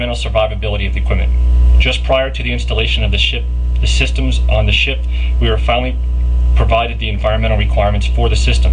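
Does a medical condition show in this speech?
No.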